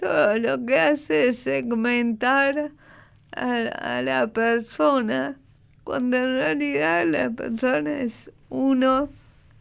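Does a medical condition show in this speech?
Yes: cerebral palsy; from birth, two respiratory arrests at birth, second at 12 hours, oxygen deprivation, brain injury affecting motor function; manner of speaking and moving affected, prompting others' prejudice.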